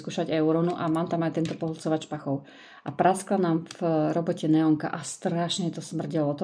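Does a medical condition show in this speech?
No.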